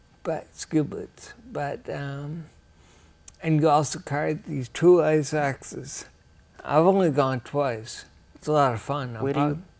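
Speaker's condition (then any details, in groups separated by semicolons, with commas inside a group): Ataxia; rare, progressive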